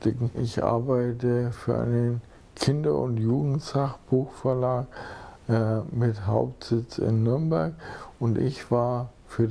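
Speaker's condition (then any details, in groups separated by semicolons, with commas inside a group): Amyotrophic lateral sclerosis; motor nerve degeneration, progressive left-sided muscle wasting, no grip strength in left hand; very fast progression per doctor, early muscle wasting in tongue; altered tongue articulation, possibly audible, from mild tongue muscle wasting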